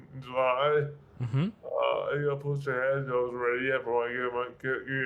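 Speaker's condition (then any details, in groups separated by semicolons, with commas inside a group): Severe brain injury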